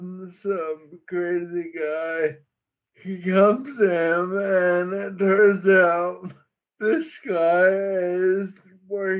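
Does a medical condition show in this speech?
Yes: Friedreich's ataxia.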